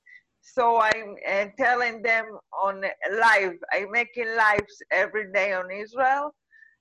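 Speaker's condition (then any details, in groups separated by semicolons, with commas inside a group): Cerebral palsy; uses a wheelchair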